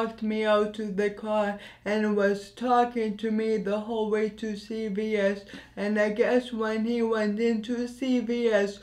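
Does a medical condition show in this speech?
Yes: anoxic brain injury; had breathing tube, speech therapy recommended.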